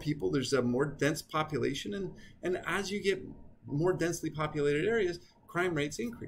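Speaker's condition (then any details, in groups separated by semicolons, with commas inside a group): No condition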